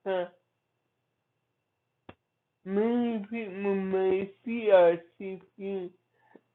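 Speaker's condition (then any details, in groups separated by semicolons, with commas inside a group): Cerebral palsy; from birth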